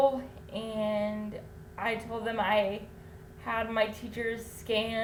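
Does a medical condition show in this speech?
Yes: cerebral palsy; infant ventilator.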